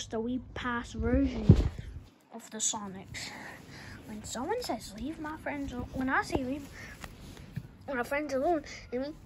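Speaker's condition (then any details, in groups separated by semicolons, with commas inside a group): No condition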